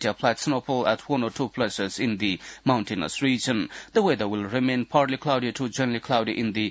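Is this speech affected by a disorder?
No.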